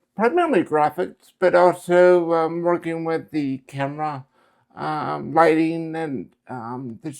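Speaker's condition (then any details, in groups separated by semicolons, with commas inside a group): Cerebral palsy; affects right side, right hand and leg; since birth; speech affected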